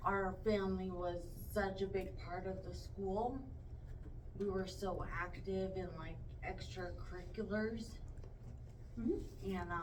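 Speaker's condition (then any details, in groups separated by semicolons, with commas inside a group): Traumatic brain injury; severe, tracheostomy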